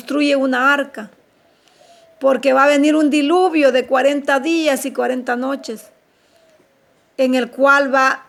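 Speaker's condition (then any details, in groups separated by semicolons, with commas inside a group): No condition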